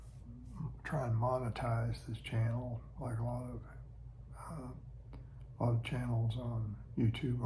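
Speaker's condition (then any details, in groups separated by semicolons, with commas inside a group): Parkinson's disease; voice problems some mornings, thick saliva troubles throat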